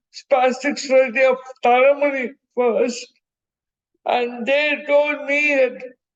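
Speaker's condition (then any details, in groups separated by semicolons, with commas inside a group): Cerebral palsy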